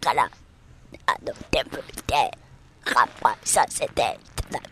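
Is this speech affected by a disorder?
Yes: myasthenia gravis; body strength gradually lost, onset at age 24, ventilator since age 26; age 34, uses ventilator, came to studio, goes out actively.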